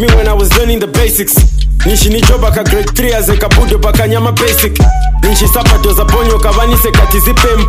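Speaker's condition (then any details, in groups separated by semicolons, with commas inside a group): No condition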